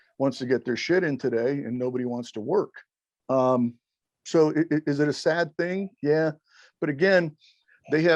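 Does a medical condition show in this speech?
No.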